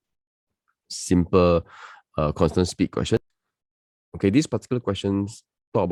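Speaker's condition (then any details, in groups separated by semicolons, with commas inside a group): No condition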